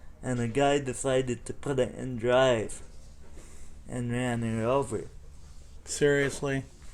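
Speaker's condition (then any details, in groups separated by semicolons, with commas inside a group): Cerebral palsy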